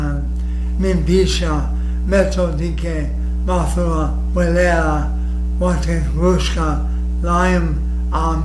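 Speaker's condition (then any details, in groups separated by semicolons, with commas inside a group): ALS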